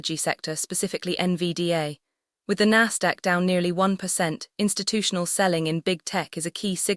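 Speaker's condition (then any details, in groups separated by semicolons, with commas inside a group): No condition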